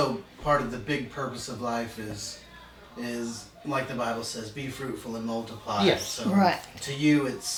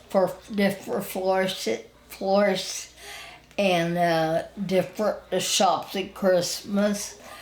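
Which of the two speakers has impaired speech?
The second: spinal ataxia; wheelchair user.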